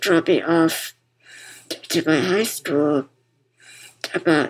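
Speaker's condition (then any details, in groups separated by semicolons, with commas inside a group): Muscular dystrophy; congenital form, diagnosed as toddler; BiPAP machine audible while talking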